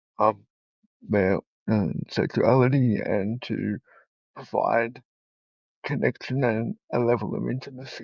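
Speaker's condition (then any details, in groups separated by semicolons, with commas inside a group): Cerebral palsy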